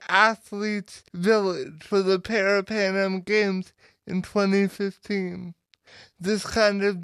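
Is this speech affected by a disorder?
Yes: cerebral palsy; power wheelchair user.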